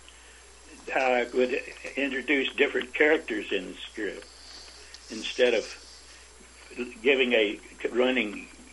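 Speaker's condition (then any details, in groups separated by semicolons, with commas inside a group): Parkinson's disease; about 25 years since onset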